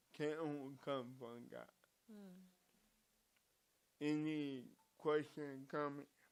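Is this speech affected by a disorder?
Yes: cerebral palsy; from birth.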